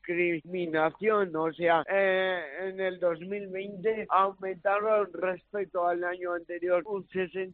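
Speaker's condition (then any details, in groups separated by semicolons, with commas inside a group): Cerebral palsy; cerebral palsy from birth, diagnosed years later after mri, early intervention from infancy, no intellectual disability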